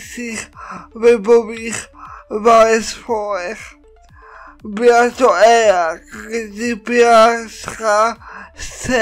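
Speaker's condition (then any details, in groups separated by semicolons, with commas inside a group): Cerebral palsy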